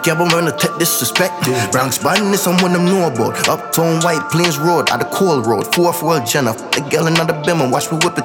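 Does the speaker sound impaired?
No.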